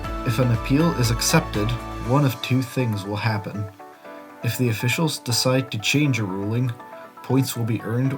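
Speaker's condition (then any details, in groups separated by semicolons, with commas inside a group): No condition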